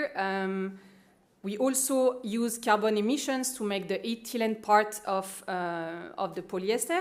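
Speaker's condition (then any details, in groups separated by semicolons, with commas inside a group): No condition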